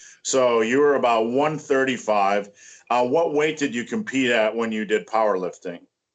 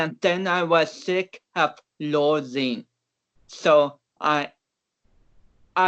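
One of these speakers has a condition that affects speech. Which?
The second: cerebral palsy; oxygen loss at birth, affects speech, walking, balance; shaky during lifts.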